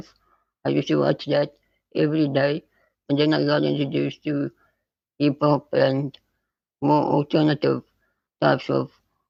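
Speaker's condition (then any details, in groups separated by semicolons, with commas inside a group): Spinal muscular atrophy type 2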